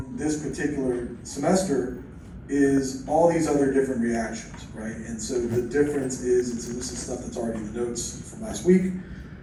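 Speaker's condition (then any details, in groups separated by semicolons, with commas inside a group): No condition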